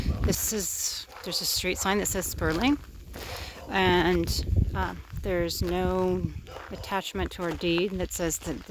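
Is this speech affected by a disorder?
No.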